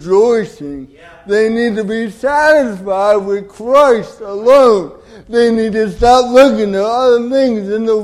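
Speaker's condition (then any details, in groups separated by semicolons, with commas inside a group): Cerebral palsy; cord around neck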